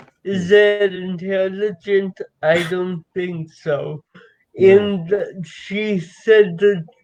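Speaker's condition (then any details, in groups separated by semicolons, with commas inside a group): Cerebral palsy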